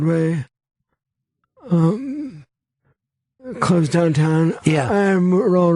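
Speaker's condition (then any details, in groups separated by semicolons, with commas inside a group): Brain injury; caused by car accident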